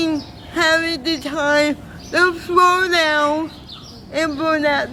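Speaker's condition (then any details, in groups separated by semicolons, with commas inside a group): Cerebral palsy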